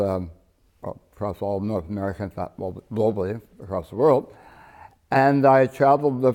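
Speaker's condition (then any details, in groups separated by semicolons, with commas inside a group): Tongue cancer, partial glossectomy; tongue carcinoma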